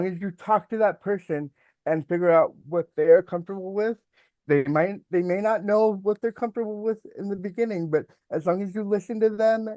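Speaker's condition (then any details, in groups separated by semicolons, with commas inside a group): Cerebral palsy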